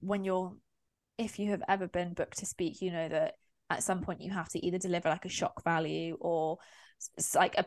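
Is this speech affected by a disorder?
No.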